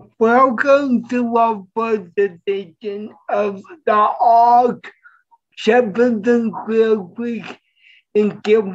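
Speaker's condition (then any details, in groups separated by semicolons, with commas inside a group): Cerebral palsy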